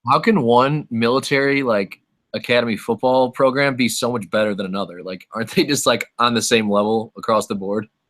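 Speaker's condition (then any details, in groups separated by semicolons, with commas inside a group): No condition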